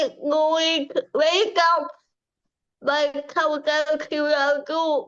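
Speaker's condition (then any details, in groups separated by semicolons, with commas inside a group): Cerebral palsy; from birth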